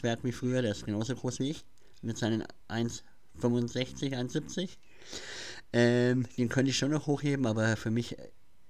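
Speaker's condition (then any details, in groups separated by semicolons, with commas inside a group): Cleft palate; cleft palate present since childhood, speech impediment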